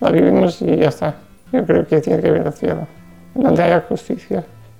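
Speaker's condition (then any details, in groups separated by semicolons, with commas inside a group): Duchenne muscular dystrophy; degenerative, progressive loss of strength over time, past suffocation episode needing emergency care, later relapses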